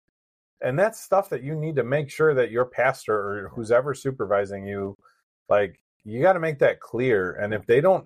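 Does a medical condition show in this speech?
No.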